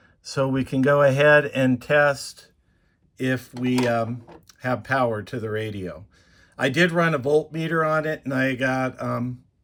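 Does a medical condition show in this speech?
No.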